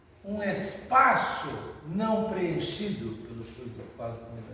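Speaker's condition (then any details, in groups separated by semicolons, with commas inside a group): No condition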